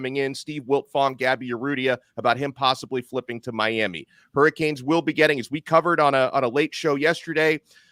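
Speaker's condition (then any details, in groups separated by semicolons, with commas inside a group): No condition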